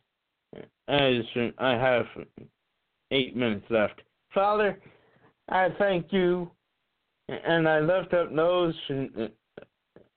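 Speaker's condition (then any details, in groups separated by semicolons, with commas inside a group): Cerebral palsy; visible to casting agents, cannot be hidden when acting; speech may sound drunk to radio listeners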